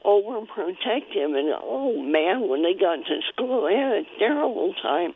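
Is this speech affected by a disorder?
Yes: cleft palate; congenital cleft palate, born with it; in early childhood had to be fed with a spoon.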